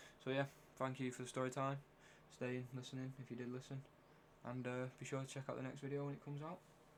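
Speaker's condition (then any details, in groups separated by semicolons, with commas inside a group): No condition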